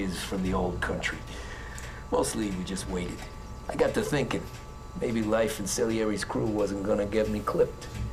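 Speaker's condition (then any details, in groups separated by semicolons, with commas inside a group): No condition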